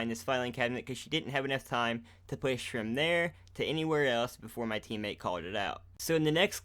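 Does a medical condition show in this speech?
No.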